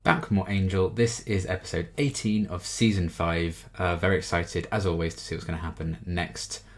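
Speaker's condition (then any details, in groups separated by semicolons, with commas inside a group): No condition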